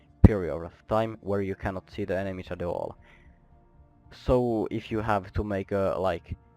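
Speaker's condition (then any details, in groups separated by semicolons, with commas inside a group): No condition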